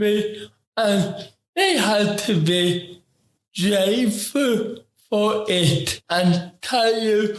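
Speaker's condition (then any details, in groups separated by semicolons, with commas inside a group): Ataxic cerebral palsy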